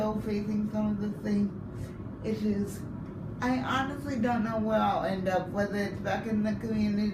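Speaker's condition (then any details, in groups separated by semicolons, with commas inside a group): Cerebral palsy; needs help with all daily activities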